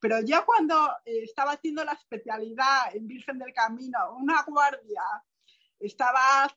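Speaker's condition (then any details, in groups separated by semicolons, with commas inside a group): Profound bilateral hearing loss, post-meningitis profound bilateral sensorineural hearing loss; speech surprises people given deafness, childhood speech therapy abroad, relies on lip reading and facial gestures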